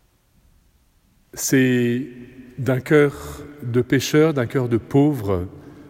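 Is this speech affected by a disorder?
No.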